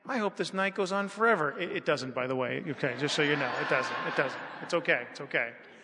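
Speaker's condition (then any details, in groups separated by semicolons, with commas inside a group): No condition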